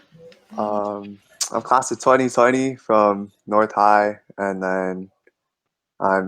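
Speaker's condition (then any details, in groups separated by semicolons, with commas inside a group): No condition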